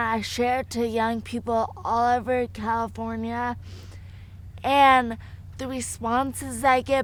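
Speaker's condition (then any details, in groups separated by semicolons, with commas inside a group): Neurological injury after ecstasy; slow speech, problems speaking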